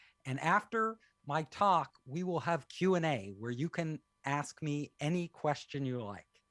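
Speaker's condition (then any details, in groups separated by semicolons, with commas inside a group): No condition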